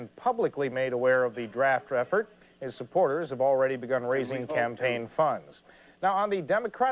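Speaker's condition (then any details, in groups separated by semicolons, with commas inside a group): No condition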